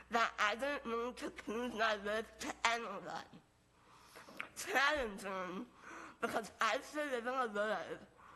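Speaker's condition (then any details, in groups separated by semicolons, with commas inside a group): Moebius syndrome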